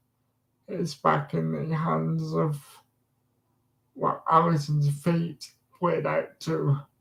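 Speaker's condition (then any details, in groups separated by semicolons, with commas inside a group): Disability affecting speech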